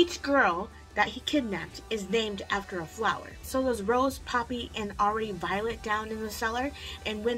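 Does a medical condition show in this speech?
No.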